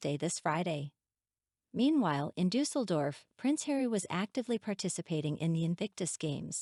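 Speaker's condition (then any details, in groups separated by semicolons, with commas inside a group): No condition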